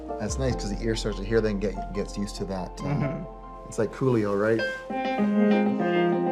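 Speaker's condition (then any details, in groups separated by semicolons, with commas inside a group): No condition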